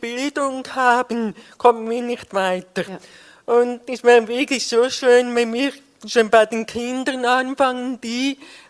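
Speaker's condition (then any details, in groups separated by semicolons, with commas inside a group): Deafness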